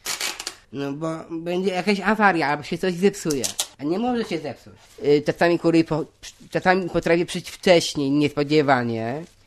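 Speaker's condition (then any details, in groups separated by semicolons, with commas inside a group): Down syndrome; intellectual disability, intermittent memory lapses, difficulty with arithmetic and counting money; turning 28 this year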